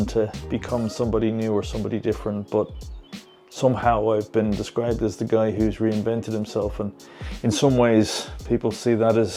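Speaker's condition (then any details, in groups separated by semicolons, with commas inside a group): No condition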